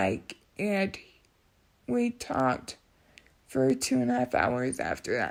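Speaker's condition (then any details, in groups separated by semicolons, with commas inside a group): Cerebral palsy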